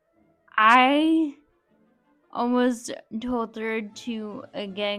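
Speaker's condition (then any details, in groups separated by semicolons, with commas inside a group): Friedreich's ataxia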